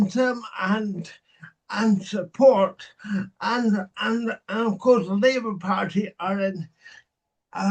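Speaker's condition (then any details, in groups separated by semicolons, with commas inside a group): Cerebral palsy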